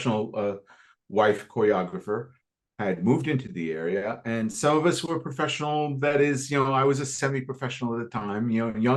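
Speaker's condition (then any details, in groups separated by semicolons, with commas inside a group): No condition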